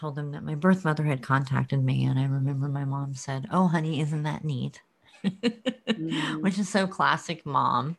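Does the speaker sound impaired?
Yes: cleft lip and palate.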